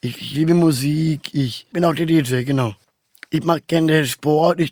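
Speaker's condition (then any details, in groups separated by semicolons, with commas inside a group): Down syndrome; trisomy 21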